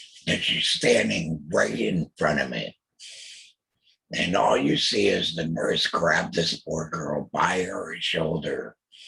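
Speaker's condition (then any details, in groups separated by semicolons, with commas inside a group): Total laryngectomy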